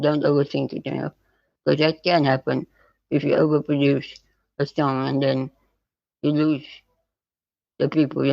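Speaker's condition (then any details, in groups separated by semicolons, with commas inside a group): Spinal muscular atrophy type 2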